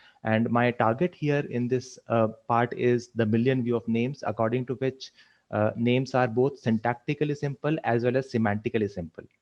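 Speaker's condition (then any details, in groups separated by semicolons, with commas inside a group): No condition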